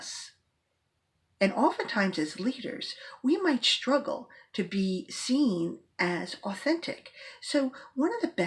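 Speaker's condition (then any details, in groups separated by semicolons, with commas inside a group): No condition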